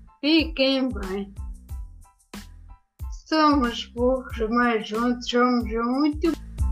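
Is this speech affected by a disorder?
Yes: ataxia after brain injury.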